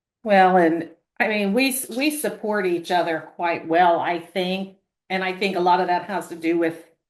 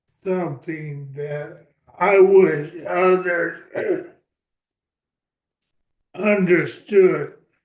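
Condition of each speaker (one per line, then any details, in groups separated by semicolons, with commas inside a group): No condition
ALS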